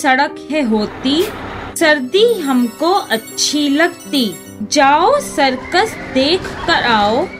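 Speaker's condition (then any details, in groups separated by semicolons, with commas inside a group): No condition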